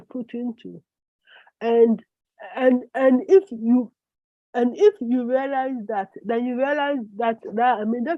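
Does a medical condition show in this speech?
Yes: cerebral palsy.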